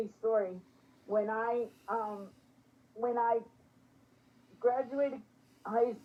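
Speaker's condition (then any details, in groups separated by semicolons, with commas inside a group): Spastic quadriplegic cerebral palsy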